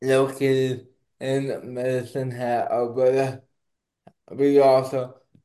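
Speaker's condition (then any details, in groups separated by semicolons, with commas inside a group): Cerebral palsy; diagnosed at two months old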